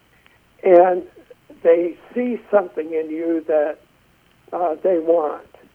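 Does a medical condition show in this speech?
Yes: essential tremor.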